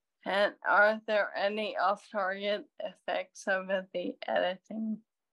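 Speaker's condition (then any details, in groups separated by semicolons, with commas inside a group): Friedreich's ataxia; diagnosed 15 years ago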